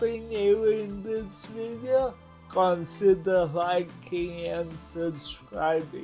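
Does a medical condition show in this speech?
Yes: cerebral palsy.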